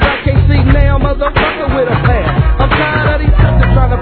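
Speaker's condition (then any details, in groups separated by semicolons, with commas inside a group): No condition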